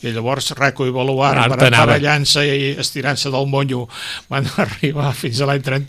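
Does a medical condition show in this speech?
No.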